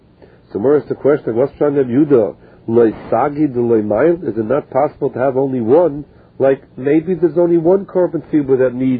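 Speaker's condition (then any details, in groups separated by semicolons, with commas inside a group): No condition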